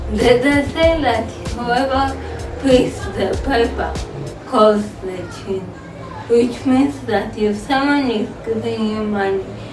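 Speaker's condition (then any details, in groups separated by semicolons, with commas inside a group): Cerebral palsy; from birth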